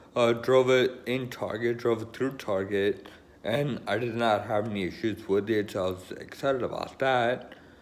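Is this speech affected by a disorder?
Yes: Friedreich's ataxia; electric wheelchair.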